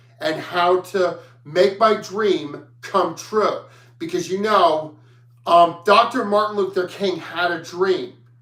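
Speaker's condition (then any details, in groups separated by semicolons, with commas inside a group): No condition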